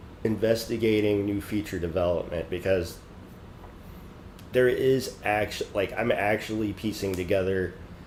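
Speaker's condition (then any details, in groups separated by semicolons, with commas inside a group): No condition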